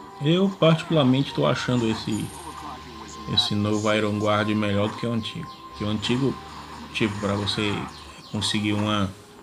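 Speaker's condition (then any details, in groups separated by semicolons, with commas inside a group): No condition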